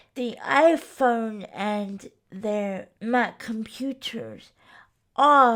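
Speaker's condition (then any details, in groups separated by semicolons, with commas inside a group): Cerebral palsy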